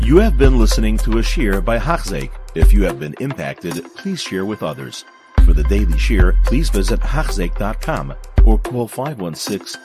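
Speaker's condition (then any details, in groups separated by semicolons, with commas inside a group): No condition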